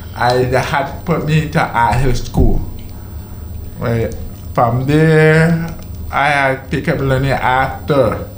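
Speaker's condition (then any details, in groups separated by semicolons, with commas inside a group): Deafness, deaf in one ear from birth, other ear from age 18; has speech, had speech therapy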